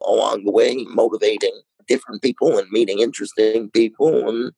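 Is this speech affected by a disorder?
Yes: cerebral palsy, mild.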